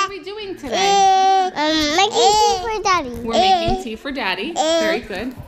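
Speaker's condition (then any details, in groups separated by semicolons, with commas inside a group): No condition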